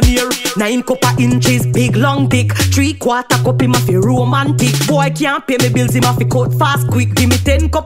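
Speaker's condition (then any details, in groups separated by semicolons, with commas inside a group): No condition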